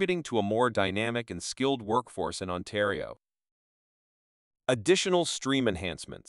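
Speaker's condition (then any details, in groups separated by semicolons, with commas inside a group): No condition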